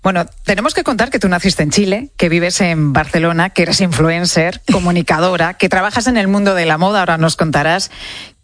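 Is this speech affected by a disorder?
No.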